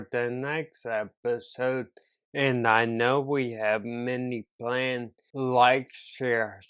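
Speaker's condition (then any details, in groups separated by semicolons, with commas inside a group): Neurological disability (takes dalfampridine)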